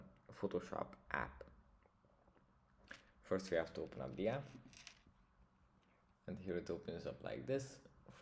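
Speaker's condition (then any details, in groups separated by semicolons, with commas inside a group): No condition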